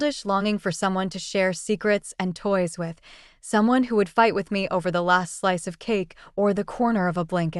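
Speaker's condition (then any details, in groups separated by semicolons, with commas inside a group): No condition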